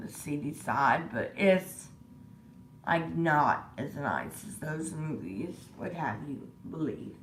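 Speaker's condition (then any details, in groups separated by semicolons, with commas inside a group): Disability causing slurred speech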